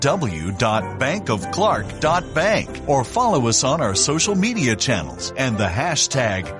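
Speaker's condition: No condition

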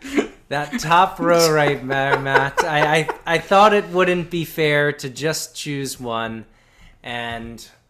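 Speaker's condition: No condition

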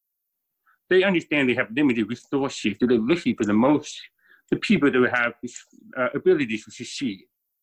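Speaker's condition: Deafness, born deaf; congenital deafness, mainstreamed under IDEA policy, same itinerant teacher first through 12th grade

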